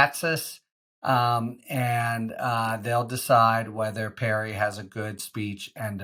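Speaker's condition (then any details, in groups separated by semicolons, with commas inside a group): No condition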